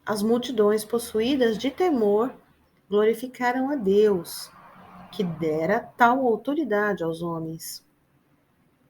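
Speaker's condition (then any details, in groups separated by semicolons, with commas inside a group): No condition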